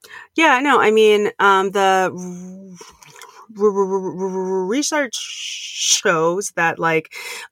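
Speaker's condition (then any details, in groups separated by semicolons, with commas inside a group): Stuttering; lifelong stutter since grade school, past speech therapy, public speaking since 2014 as fear exposure; comfortable speaking publicly while stuttering, still concerned about stuttering on conference calls; trouble saying own name, avoided phone calls and talking, speaks freely while stuttering; prolonged sounds, blocks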